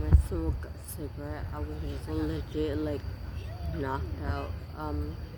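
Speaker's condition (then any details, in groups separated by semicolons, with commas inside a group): Brain injury from AVM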